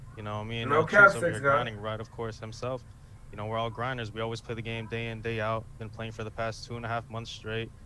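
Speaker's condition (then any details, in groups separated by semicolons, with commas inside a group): No condition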